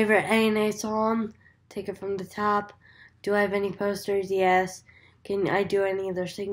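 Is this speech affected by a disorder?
Yes: cerebral palsy.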